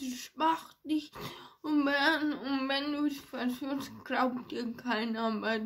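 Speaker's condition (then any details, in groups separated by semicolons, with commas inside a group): Ataxia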